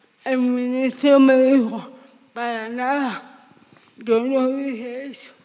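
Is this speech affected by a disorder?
Yes: severe cerebral palsy.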